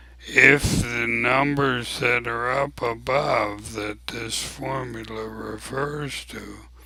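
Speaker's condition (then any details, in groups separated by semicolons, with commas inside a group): ALS; abnormally slow voice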